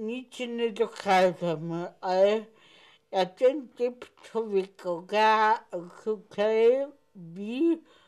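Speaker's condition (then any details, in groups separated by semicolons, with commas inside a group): Cerebral palsy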